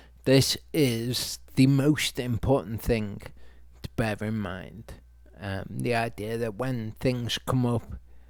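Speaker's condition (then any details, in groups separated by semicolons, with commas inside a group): Multiple sclerosis; progressive form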